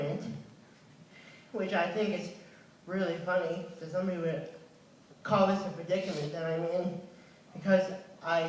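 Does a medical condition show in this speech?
Yes: cerebral palsy.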